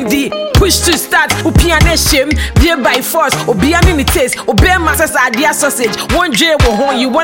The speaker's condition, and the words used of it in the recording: No condition.